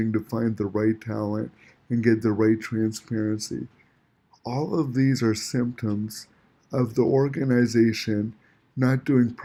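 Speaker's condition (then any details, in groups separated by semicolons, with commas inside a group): Cerebral palsy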